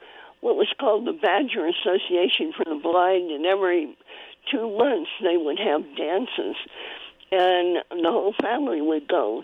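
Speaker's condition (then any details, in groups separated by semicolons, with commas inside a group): Cleft palate; congenital cleft palate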